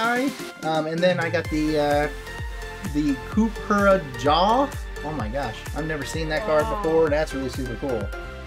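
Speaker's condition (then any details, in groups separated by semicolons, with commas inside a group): No condition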